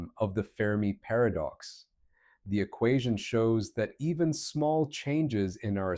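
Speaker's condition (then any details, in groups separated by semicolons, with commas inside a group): No condition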